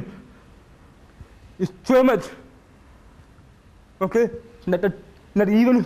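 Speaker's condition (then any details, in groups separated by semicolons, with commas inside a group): Cerebral palsy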